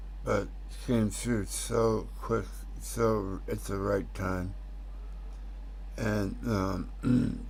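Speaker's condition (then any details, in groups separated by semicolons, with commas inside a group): Tongue cancer; tongue tumor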